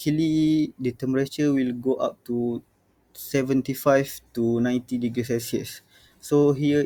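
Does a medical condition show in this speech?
No.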